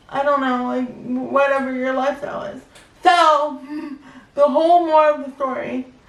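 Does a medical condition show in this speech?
Yes: cerebral palsy.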